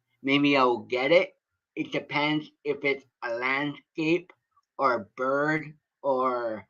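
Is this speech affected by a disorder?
Yes: cerebral palsy.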